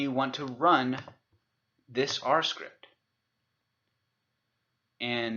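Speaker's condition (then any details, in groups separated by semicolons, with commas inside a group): No condition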